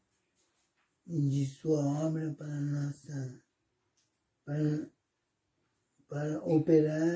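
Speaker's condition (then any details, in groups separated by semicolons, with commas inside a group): Cerebellar ataxia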